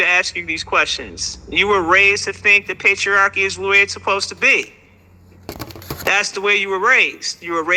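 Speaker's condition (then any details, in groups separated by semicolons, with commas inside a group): No condition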